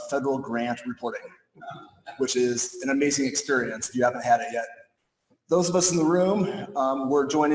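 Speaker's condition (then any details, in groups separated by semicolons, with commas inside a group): No condition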